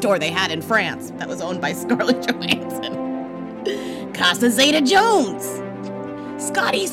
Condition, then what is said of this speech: No condition.